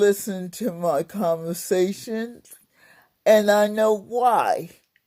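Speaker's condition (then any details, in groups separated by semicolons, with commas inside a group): Cerebral palsy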